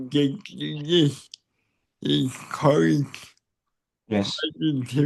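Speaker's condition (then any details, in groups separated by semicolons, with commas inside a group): Cerebral palsy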